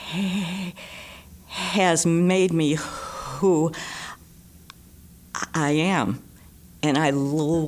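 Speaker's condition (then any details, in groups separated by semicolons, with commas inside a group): Stutter; stutter persisting despite much of life trying to stop, described as incurable; severe stutter, stutters a lot; struggles to speak; blocks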